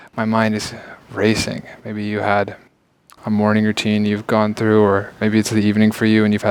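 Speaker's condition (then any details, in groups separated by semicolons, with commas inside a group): No condition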